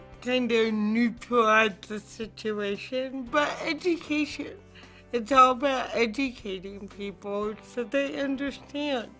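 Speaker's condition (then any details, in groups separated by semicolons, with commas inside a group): Cerebral palsy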